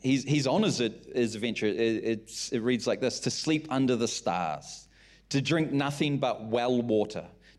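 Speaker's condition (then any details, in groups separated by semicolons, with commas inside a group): No condition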